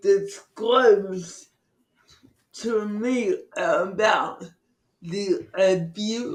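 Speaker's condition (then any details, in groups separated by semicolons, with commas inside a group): Cerebral palsy; from birth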